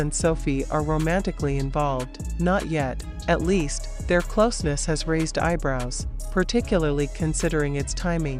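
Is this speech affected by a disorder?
No.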